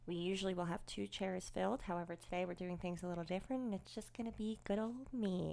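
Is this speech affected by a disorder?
Yes: cleft lip and palate, unilateral.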